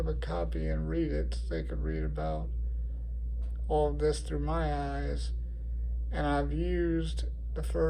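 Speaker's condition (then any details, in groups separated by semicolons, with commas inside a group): Cerebral palsy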